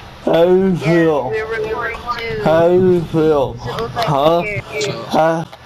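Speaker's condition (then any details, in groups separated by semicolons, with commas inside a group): Cerebral palsy; one hand affected; atypical speech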